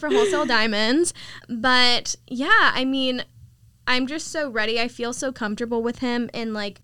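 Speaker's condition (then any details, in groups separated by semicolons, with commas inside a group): No condition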